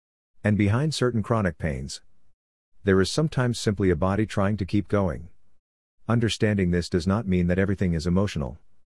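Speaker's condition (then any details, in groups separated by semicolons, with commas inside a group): No condition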